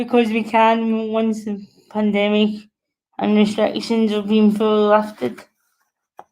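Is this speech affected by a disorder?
Yes: cerebral palsy.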